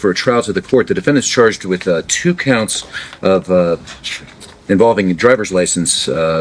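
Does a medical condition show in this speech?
No.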